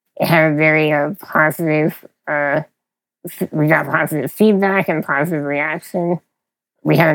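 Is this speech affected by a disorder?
Yes: spinal muscular atrophy; progressive, frequent childhood illness turning into pneumonia, over 100 hospital days in one year.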